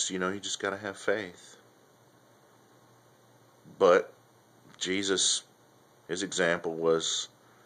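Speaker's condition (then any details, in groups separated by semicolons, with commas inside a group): No condition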